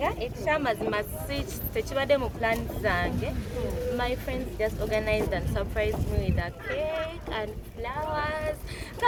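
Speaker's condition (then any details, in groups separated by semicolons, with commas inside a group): No condition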